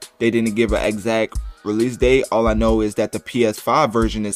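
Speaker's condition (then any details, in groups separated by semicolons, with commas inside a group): No condition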